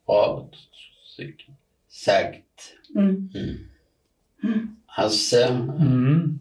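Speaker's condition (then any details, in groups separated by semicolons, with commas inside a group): Aphasia; about seven years since onset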